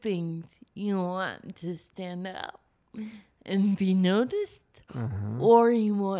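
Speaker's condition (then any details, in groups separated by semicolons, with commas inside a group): Cerebral palsy; wiggles a lot, falls at times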